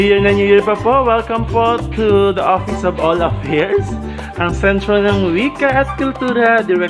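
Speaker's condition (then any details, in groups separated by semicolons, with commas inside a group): No condition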